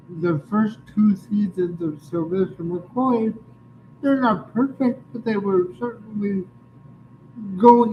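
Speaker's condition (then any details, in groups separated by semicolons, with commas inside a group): Cerebral palsy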